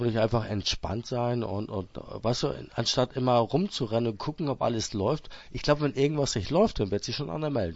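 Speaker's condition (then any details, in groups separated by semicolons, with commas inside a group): No condition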